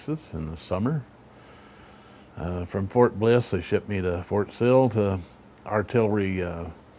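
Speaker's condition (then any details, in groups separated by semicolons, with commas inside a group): No condition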